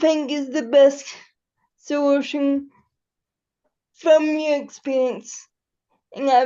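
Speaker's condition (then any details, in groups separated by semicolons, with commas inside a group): Cerebral palsy; able to articulate and speak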